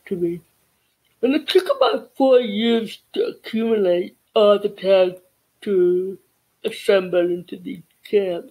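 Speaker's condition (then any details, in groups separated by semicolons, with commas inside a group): Cerebral palsy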